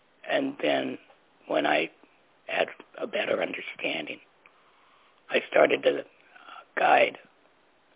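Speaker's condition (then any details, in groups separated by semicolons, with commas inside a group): Laryngectomy; voice box surgically removed after cancer at young age; learned to talk differently, different tone of voice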